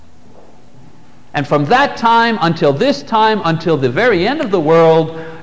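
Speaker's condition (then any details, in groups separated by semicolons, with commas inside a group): No condition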